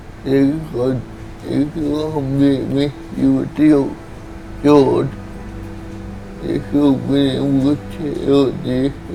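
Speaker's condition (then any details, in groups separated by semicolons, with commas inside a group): Severe traumatic brain injury; extensive brain damage, past tracheostomy, feeding tube, rigid deformed limbs; recovered from vegetative state, five years post-injury, stands with support; once unable to speak, communication regained, now eats by mouth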